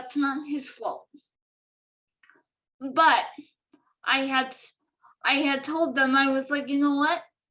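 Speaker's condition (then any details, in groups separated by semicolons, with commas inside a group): Cerebral palsy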